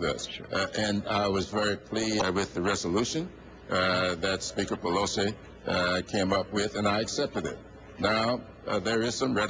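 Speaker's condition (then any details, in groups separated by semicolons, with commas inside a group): No condition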